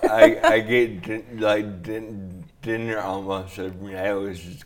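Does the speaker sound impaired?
Yes: traumatic brain injury; diffuse axonal brain shearing from snowboard crash into tree, cerebellum damaged, month-and-a-half coma, walks with walker; ongoing physical therapy, planning occupational therapy, past return to work program; slurred speech, thinking sharp, relearned talking and swallowing after coma.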